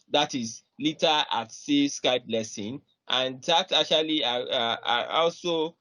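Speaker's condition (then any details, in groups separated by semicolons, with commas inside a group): No condition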